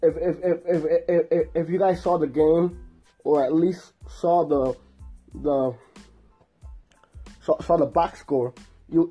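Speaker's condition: Stuttering; repeated sounds, repeated words

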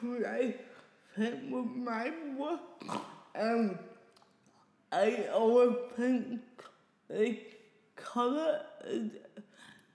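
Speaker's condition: Cerebral palsy; daily speech difficulty, hears own speech differently from listeners

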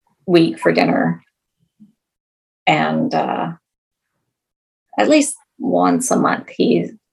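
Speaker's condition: Aphasia after stroke; aphasia from stroke about 16 years ago, right side of body lost, writing lost as well as speech; speech self-described fine, better, still cannot write, text takes 5 minutes, Siri dictation makes mistakes; Interact intensive aphasia program in Halifax at 2 years, improved speech rate

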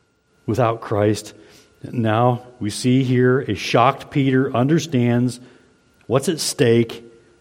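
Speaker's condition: No condition

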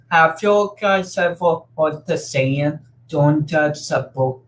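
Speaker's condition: Cerebral palsy; affects speech and coordination

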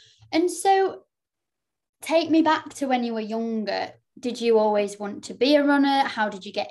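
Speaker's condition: No condition

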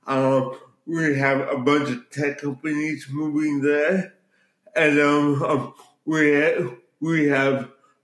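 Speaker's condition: Cerebral palsy

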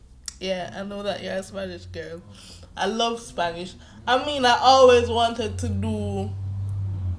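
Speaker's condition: Cerebral palsy

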